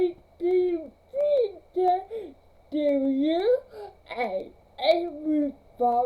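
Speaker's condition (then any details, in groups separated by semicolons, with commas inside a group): Cerebral palsy; since birth, difficult birth; almost 33 years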